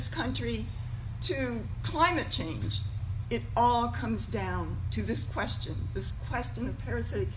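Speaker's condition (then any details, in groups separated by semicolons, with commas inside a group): No condition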